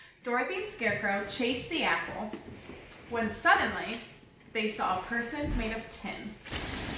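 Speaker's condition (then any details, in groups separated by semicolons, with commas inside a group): No condition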